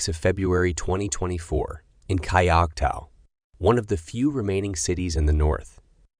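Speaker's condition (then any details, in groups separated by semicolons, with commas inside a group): No condition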